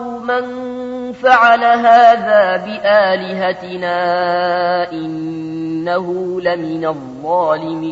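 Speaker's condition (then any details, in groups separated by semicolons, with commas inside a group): No condition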